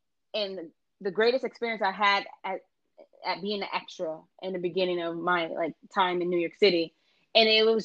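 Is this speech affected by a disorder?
Yes: stuttering; occasional stutter while talking, self-noted mid-interview after stumbling; here repeated sounds.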